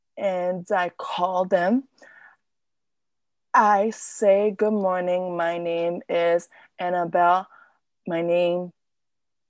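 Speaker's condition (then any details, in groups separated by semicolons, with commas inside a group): Stuttering; since childhood, two uncles, mother and father stuttered, speech therapy at Nova, FIU and NSA support groups; age 24; gigantic blocks, word repetitions, slow speech, facial tension, stutters on trigger words or losing breath support, sometimes fluent; prolonged sounds, blocks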